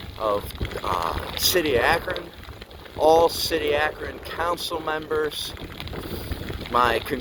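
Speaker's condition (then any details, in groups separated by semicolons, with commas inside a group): No condition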